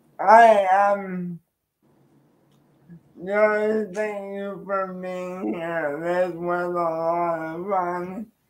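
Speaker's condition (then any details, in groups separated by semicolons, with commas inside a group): Cerebral palsy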